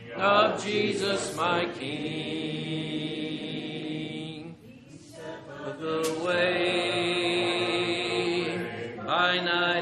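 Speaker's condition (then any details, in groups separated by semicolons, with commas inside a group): No condition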